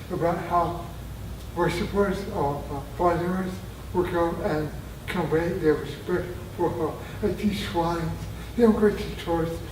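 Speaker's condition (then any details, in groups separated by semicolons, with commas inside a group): Traumatic brain injury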